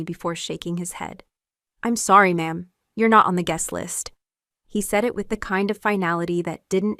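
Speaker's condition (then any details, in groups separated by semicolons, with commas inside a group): No condition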